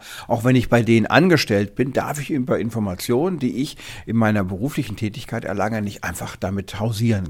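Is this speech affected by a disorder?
No.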